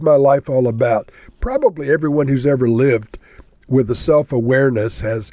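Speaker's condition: No condition

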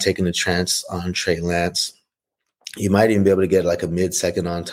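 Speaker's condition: No condition

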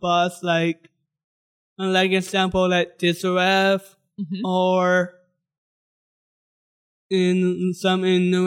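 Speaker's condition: Down syndrome

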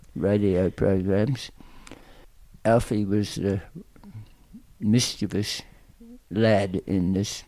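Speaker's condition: Tongue cancer, aggressive; after treatment

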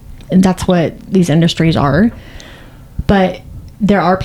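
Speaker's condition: No condition

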